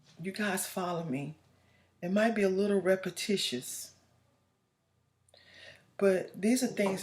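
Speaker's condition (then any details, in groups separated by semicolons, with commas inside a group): No condition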